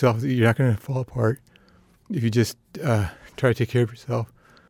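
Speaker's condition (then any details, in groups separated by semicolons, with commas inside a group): Parkinson's disease; diagnosed at age 43, likely present a decade before diagnosis, progressive; about 14 years since diagnosis, on medication, off periods with trouble moving, drawing slowed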